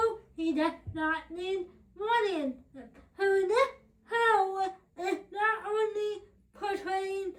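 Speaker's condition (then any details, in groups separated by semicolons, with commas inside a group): Cerebral palsy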